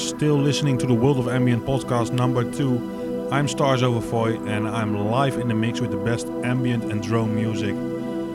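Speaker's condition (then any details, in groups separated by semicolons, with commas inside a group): No condition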